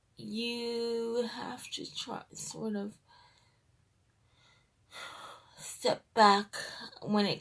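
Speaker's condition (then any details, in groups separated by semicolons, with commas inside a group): Cerebral palsy, triplegia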